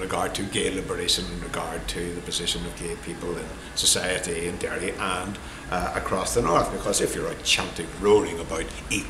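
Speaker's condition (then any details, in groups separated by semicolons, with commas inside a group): No condition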